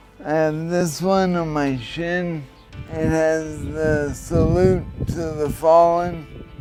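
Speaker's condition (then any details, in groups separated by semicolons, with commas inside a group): Traumatic brain injury; head impact despite helmet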